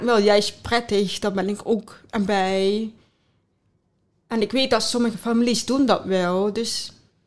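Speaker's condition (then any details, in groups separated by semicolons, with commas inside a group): Deafness with cochlear implant, congenital; speech therapy to practise speech, says speaks very well now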